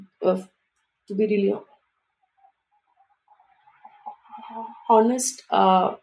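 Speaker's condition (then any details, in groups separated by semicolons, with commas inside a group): Stuttering; stuttering since about age 3, grew up in India speaking Telugu, English and Hindi; blocks and pauses, hard syllables and phonics trigger blocks, nervous in groups; blocks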